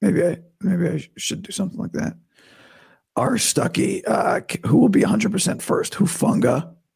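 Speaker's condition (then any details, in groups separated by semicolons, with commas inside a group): Vocal cord surgery recovery; best in two weeks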